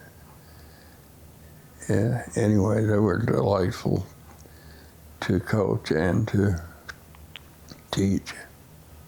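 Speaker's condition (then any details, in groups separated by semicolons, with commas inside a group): Essential tremor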